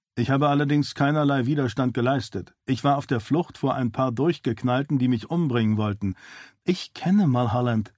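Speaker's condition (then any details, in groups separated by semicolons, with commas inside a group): No condition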